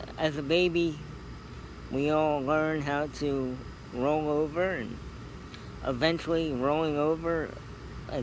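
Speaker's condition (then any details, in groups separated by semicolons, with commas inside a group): Cerebral palsy; scoliosis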